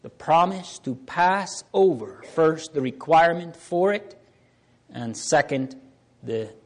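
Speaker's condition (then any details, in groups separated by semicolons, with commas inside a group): No condition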